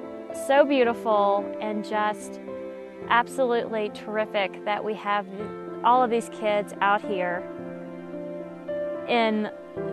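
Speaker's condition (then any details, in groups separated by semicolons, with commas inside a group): No condition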